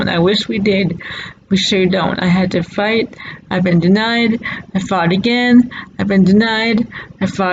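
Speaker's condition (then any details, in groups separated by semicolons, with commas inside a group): Cerebral palsy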